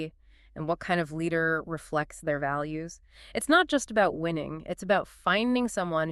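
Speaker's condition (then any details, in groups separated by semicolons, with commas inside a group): No condition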